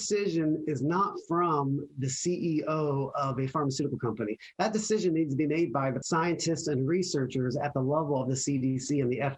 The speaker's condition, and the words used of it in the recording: No condition.